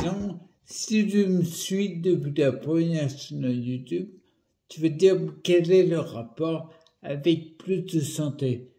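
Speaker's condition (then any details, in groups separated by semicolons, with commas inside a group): Primary progressive multiple sclerosis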